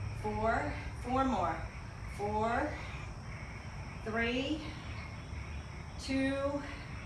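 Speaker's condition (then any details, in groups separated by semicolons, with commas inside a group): No condition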